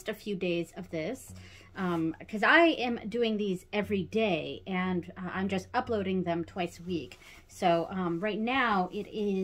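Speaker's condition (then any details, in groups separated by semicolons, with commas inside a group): No condition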